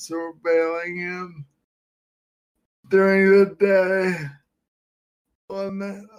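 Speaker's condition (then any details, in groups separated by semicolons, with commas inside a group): Friedreich's ataxia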